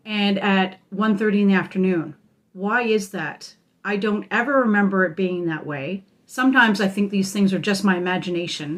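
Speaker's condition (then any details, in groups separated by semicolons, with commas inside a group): No condition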